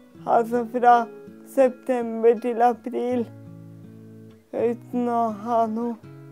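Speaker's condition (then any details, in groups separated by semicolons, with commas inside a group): Cerebral palsy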